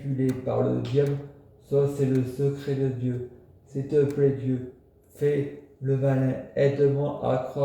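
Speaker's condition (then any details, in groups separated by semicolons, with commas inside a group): Multiple sclerosis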